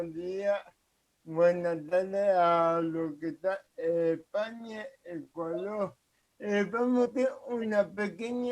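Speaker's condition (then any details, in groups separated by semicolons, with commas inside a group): Cerebral palsy; from birth; speaks as if with potato in mouth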